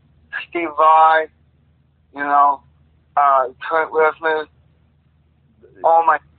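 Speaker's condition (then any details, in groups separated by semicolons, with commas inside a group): Cerebral palsy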